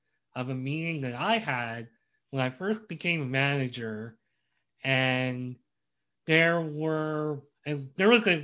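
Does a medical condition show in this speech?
Yes: cleft lip and palate; congenital.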